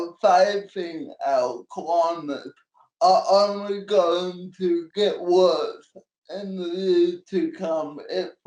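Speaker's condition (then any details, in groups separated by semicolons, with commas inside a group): Cerebral palsy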